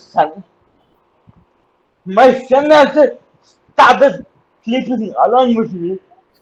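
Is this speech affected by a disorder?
Yes: cerebral palsy; uses wheelchair.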